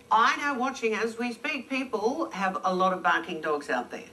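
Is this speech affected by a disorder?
No.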